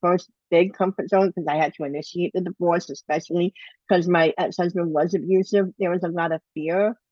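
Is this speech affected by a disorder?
Yes: bilateral cleft lip and palate; surgeries ended in late twenties.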